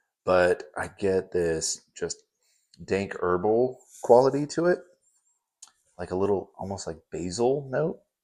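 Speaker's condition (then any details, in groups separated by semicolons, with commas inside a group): No condition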